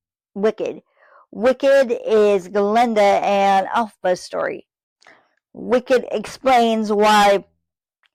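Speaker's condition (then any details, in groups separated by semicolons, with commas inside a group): Cerebral palsy, spastic; from birth, muscle spasms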